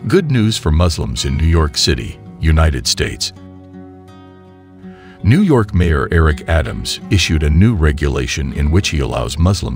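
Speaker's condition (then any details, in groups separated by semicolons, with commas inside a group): No condition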